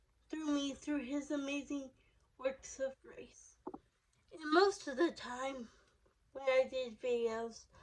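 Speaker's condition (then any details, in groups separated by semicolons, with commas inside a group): Cerebral palsy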